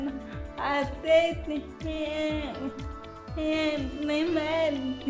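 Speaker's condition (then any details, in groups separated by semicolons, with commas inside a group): Cerebral palsy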